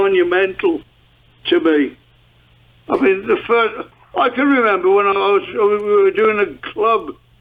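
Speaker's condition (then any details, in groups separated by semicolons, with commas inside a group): Parkinson's disease; long duration, mild case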